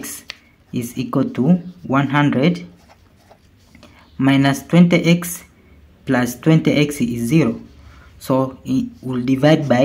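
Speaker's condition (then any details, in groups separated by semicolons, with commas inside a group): No condition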